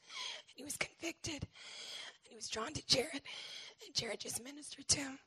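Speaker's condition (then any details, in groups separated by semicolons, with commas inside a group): Laryngeal cancer; voice lost during fifth pregnancy, diagnosed seven months later, natural treatments, recurred, tracheostomy; about two years since voice loss, tracheostomy still in place, breathing through trach in throat; only little voice left, needs microphone turned way up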